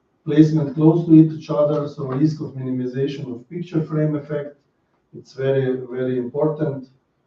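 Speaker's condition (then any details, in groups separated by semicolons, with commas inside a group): No condition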